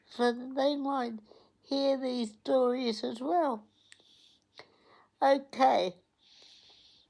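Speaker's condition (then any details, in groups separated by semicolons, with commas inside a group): Cerebral palsy; onset at 8 days old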